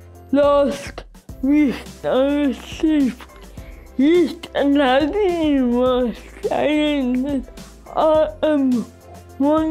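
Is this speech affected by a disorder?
Yes: cerebral palsy; severe physical impairment.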